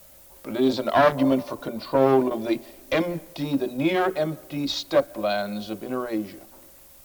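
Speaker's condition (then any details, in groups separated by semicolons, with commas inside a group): No condition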